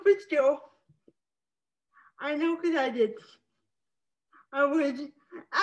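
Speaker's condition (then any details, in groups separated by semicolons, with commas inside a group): Spastic cerebral palsy; can speak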